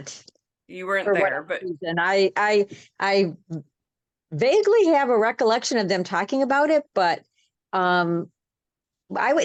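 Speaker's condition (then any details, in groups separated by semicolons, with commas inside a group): No condition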